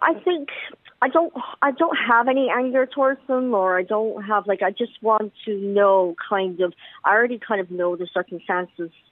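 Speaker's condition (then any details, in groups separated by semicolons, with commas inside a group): Cleft palate; congenital cleft palate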